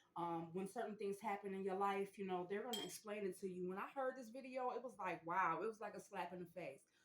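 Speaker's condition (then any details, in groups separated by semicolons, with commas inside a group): No condition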